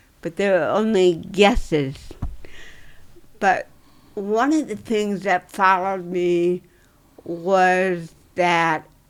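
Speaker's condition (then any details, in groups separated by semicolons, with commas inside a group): Cerebral palsy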